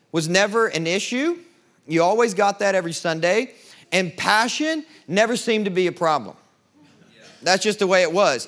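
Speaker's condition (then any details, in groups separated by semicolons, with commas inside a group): No condition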